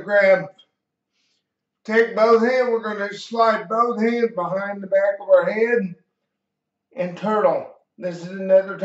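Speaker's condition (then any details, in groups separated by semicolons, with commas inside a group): Cerebral palsy; slight speech impediment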